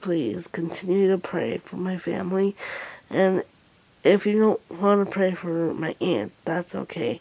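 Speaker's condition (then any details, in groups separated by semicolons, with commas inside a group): Cerebral palsy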